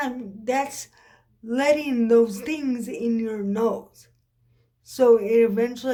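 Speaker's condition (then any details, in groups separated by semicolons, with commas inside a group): Cerebral palsy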